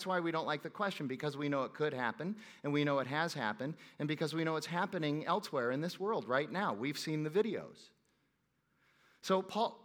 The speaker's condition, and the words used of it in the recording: No condition.